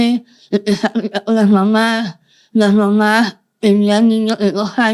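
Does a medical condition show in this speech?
Yes: Moebius syndrome, congenital.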